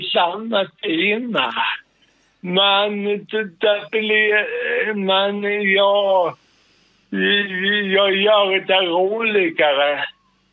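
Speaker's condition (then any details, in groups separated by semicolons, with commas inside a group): Cerebral palsy; sudden involuntary jerks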